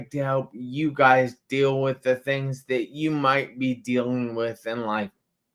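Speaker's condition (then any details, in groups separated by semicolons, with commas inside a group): Traumatic brain injury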